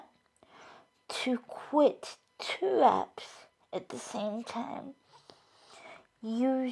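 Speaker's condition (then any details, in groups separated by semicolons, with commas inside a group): Cerebral palsy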